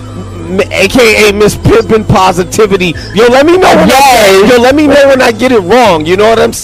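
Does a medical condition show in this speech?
No.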